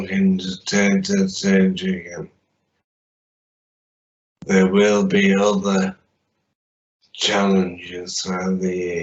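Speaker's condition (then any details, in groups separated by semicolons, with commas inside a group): Traumatic brain injury; limb injuries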